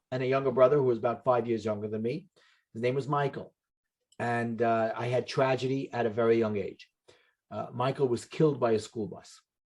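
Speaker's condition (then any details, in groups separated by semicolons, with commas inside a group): No condition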